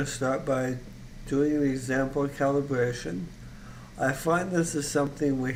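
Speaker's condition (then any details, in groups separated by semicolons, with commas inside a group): ALS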